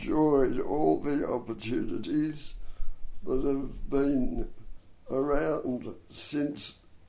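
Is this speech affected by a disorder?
Yes: dystonia and cerebral palsy; hard-to-diagnose.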